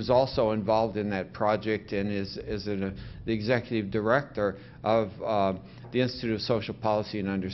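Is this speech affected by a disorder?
No.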